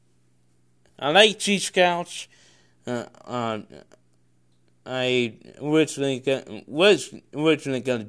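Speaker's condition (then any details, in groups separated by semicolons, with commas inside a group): Cerebral palsy; congenital, no known medical cause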